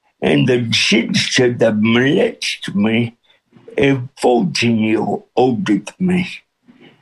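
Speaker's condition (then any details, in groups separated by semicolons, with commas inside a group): Cerebral palsy with speech impediment; audience followed within minutes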